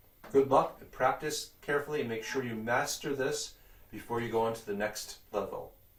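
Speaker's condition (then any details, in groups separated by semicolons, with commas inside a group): No condition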